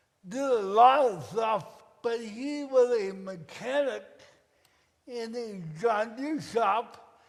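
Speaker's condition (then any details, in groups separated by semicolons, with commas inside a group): Cerebral palsy; from birth, affects coordination, walking and gait; speech affected, listeners may need time to understand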